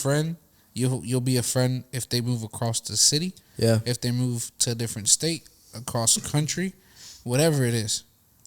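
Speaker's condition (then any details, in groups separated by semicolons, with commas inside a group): No condition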